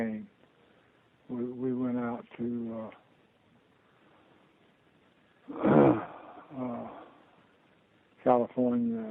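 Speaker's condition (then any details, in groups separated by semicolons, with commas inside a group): Parkinson's disease; diagnosed about two years ago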